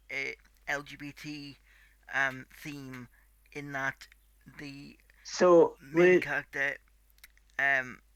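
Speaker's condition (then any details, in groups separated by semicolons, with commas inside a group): Cerebral palsy; tight muscles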